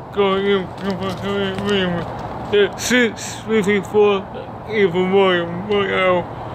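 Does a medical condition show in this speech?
Yes: cerebral palsy; speech disability.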